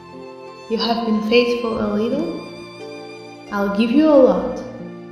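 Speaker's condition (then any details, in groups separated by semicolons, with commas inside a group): No condition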